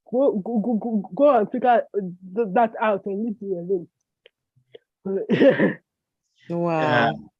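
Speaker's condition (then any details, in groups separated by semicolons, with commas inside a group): Cerebral palsy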